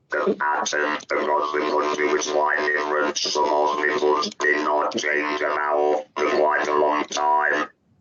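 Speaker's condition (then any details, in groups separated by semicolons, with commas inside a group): Laryngectomy; over a decade since laryngectomy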